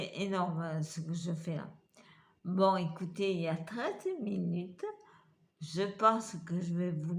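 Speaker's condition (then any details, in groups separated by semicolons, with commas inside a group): Multiple sclerosis; trialling electric wheelchair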